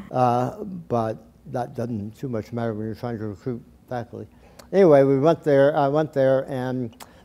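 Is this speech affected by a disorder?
Yes: tongue cancer surgery.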